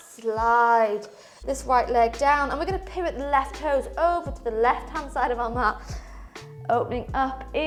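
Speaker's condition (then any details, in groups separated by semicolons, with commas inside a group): No condition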